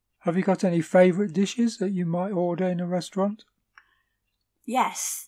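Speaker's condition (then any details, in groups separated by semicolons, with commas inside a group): No condition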